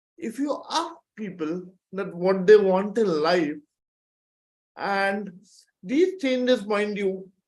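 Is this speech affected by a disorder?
Yes: cerebral palsy.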